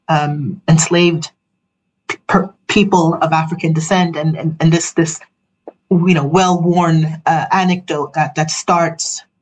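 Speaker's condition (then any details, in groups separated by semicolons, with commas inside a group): Stammer; lifelong stammer since childhood, more or less overcome through doing this work; stammer occasionally slips out, noticed by a caller during this broadcast; heard by caller as stammering or a little tight tongue; repeated sounds, repeated words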